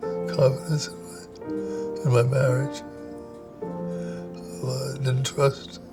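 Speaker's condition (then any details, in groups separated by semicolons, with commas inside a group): Parkinson's disease; diagnosed about 10 years ago, symptoms 2 years earlier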